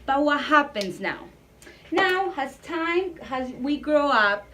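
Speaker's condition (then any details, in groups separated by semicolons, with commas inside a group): No condition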